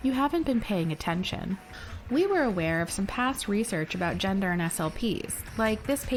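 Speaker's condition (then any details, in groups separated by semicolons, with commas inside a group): No condition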